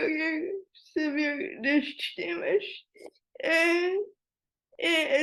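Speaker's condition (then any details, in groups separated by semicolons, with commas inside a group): Cerebral palsy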